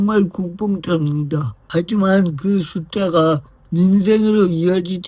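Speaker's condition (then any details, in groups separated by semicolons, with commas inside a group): Brain lesion disability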